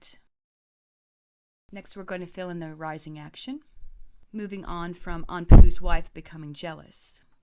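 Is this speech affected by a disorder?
No.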